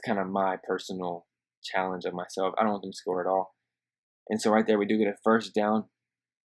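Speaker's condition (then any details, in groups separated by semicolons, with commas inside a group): No condition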